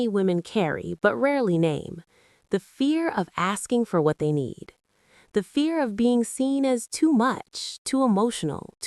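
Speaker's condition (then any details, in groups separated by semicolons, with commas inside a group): No condition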